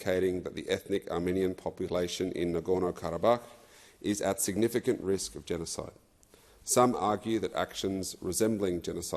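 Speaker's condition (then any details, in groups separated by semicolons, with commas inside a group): No condition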